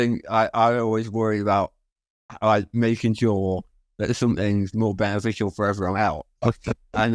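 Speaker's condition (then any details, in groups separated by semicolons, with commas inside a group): Spinal muscular atrophy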